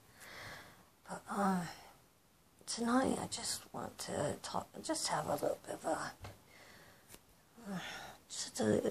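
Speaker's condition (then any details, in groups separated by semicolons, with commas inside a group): Cerebral palsy; present from birth, arthritic hips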